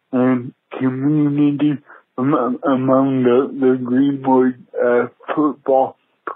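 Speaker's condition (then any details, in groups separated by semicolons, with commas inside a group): Cerebral palsy; present from birth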